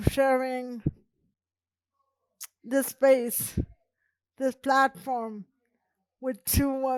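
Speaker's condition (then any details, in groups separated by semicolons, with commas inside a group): Cerebral palsy; present from birth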